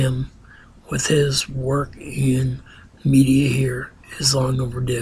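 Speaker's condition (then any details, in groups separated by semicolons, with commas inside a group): Ataxia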